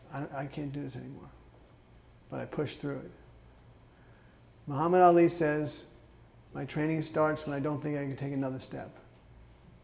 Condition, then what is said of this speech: Parkinson's disease. I went to speech therapy and they said I didn't need it.